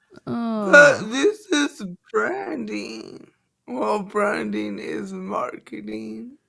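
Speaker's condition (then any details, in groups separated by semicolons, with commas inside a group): Cerebral palsy; from birth, affects walking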